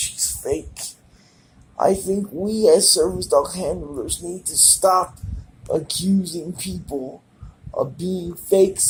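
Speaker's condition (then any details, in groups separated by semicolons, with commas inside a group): Cerebral palsy; present since birth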